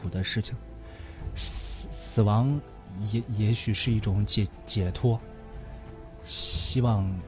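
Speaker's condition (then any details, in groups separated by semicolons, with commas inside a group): Severe stuttering (acted); worsened over four university years, forensically assessed as severe, unable to communicate normally with others; frequent repetitions throughout court statement; cannot get out many intended words, repeats sounds, syllables and words; repeated sounds, blocks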